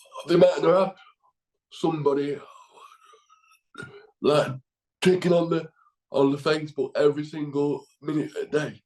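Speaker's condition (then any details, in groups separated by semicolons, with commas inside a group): Cerebral palsy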